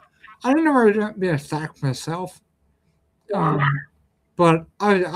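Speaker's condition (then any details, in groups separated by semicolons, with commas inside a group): Ataxia; genetic, from birth; speech impediment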